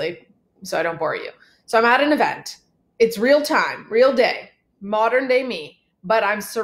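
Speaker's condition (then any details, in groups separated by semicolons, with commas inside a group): No condition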